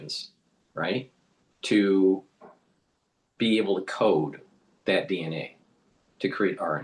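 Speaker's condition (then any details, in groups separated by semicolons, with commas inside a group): No condition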